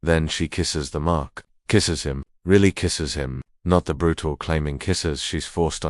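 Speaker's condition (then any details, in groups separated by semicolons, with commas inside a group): No condition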